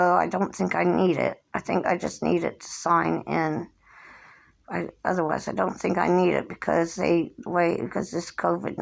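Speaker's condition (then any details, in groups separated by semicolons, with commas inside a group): Cerebral palsy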